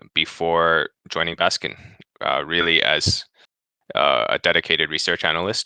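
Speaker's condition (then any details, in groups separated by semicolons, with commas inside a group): No condition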